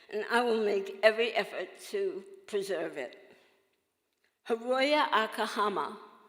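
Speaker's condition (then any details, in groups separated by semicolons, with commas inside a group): Oral cancer survivor; survivor, several years since treatment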